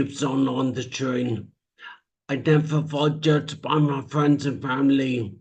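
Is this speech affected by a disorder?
Yes: traumatic brain injury; speech.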